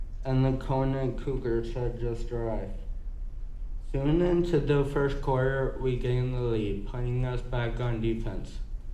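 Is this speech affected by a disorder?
Yes: cerebral palsy.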